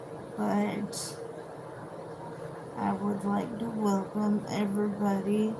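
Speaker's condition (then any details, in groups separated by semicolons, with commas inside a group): Cerebral palsy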